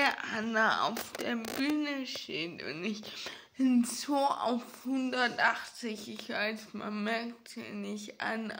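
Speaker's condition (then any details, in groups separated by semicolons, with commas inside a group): Ataxia; ataxia affecting hands and fingers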